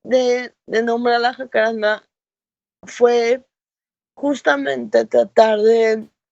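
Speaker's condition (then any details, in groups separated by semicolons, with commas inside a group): Cerebral palsy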